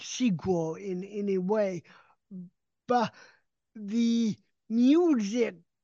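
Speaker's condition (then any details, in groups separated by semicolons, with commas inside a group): Cerebral palsy; equine therapy helped movement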